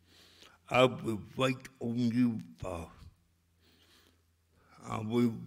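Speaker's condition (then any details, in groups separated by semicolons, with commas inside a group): Cerebral palsy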